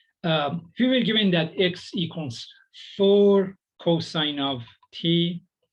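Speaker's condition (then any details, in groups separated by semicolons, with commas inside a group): No condition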